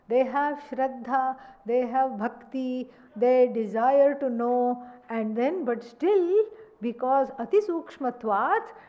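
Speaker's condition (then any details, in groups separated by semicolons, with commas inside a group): No condition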